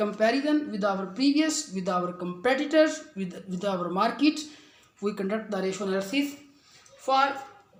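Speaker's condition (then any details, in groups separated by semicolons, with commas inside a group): No condition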